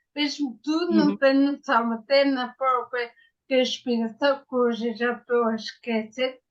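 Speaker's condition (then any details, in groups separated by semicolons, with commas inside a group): Ataxia; acquired, brain injury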